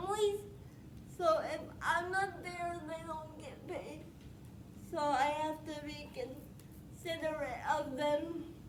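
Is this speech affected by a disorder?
Yes: spastic quadriplegic cerebral palsy.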